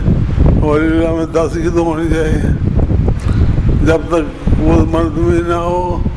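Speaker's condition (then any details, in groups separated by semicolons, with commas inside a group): Difficulty speaking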